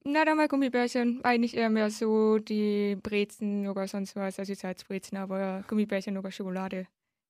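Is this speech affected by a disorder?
Yes: hard of hearing since birth; congenital severe hearing loss, nearly deaf, detected at age three, left cochlear implant since age nine; left cochlear implant held by magnet, loss over 55 decibels, rain problematic, partial sign language.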